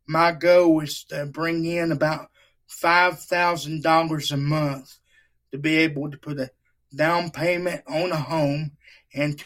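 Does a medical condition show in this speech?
Yes: cerebral palsy; wheelchair user.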